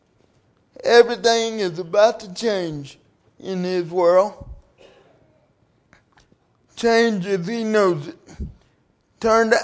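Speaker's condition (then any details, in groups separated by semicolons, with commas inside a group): Cerebral palsy; 37 years since onset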